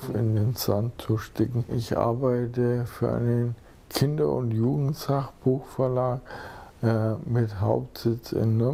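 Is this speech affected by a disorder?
Yes: amyotrophic lateral sclerosis; motor neuron degeneration with muscle wasting, spreading gradually on left side; progressing especially fast per female doctor, no strength in left hand, early tongue muscle wasting; slightly altered articulation from early tongue muscle wasting, possibly audible.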